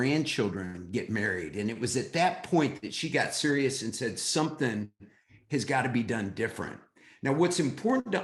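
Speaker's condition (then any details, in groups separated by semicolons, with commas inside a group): No condition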